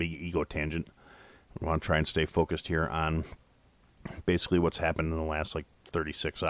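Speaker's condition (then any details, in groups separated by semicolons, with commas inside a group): No condition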